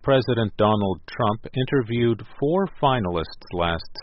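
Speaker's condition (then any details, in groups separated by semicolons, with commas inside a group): No condition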